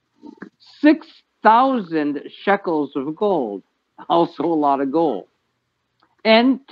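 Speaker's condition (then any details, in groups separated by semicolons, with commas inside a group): No condition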